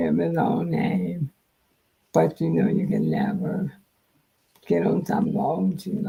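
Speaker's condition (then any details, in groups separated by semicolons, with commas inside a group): Multiple sclerosis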